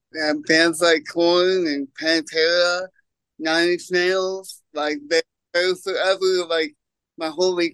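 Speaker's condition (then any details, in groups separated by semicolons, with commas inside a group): Cerebral palsy; congenital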